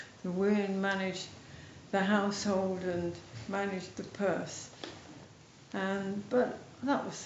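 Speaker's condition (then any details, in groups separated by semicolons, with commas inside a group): MND, mild; speech slightly affected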